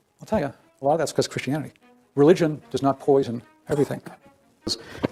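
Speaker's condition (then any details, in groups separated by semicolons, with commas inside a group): No condition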